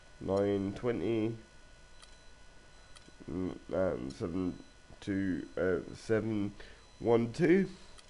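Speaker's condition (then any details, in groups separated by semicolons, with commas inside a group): Cerebral palsy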